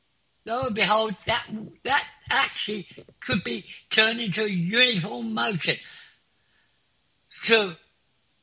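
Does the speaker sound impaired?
Yes: clinically deaf; could not follow unfamiliar Suffolk slang.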